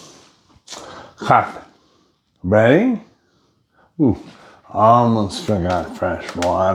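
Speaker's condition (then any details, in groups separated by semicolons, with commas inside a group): Brain injury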